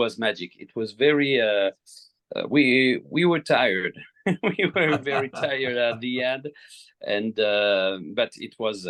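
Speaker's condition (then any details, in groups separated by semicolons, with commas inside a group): No condition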